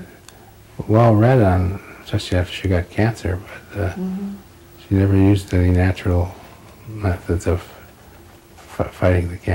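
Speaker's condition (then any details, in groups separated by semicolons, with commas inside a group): Parkinson's disease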